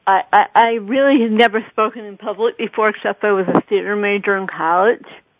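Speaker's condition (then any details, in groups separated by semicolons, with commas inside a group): Cerebral palsy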